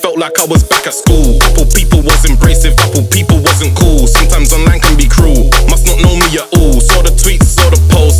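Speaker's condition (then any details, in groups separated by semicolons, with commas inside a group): No condition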